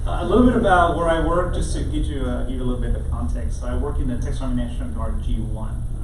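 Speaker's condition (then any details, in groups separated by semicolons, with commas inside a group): No condition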